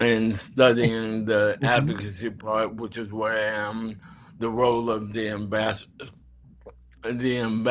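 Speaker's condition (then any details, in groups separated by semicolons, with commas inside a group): ALS; bulbar onset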